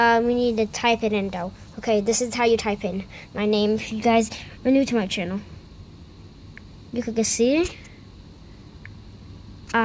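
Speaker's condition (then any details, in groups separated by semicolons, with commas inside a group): No condition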